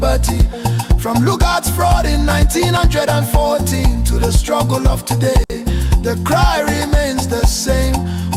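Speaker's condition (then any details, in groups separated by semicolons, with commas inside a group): No condition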